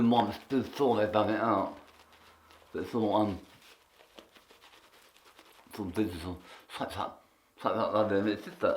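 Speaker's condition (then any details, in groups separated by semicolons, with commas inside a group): Tongue cancer; half tongue removed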